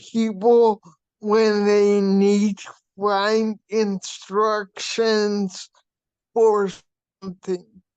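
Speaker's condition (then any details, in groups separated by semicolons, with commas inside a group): Brain shunt failure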